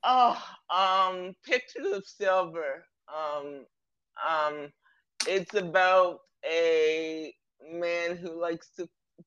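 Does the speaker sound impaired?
Yes: cerebral palsy; present from birth.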